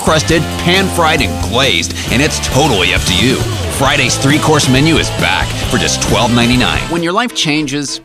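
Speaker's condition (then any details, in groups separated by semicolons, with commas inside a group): No condition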